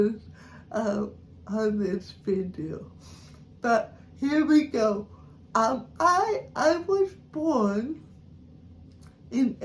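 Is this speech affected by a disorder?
Yes: cerebral palsy.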